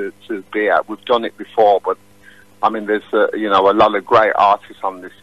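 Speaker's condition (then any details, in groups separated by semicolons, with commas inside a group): No condition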